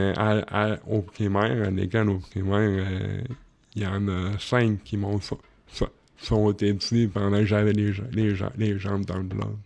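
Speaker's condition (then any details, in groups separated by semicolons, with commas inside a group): Cerebral palsy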